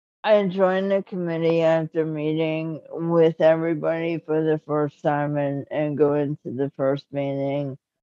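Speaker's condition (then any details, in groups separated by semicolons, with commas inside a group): Cerebral palsy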